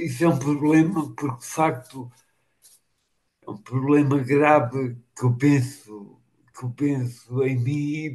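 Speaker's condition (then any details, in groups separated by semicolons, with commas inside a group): Machado-Joseph disease (sca3)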